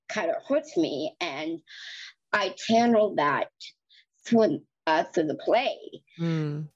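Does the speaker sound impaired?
Yes: Down syndrome; flat feet.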